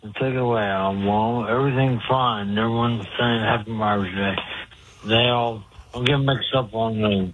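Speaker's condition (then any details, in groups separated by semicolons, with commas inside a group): Speech impediment; usually hard for host to understand, understood better than ever during this call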